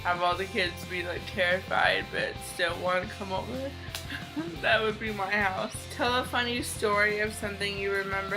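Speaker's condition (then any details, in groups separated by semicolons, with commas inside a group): Cerebral palsy, mild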